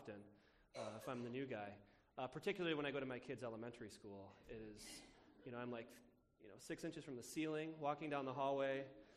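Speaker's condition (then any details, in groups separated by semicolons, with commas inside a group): No condition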